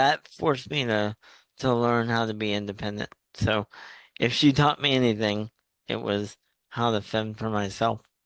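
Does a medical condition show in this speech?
Yes: cerebral palsy; uses wheelchair.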